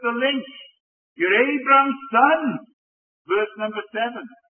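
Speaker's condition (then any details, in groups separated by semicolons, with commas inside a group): No condition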